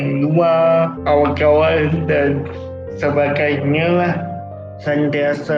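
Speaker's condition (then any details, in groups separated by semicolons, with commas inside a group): Cerebral palsy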